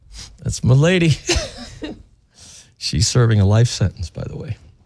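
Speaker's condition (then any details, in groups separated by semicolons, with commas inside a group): No condition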